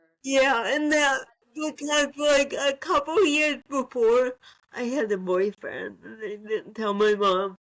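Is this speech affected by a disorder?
Yes: cerebral palsy; spastic, ataxic features.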